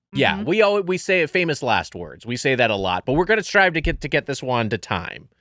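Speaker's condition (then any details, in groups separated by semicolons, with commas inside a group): No condition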